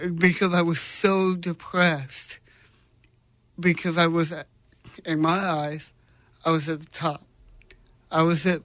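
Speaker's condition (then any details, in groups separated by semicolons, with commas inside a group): Cerebral palsy; congenital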